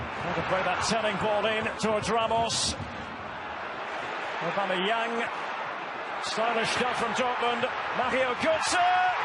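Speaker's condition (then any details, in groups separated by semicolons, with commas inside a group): No condition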